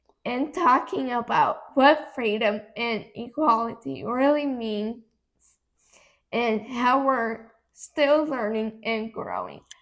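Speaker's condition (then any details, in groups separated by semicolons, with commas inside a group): Cerebral palsy; affects muscles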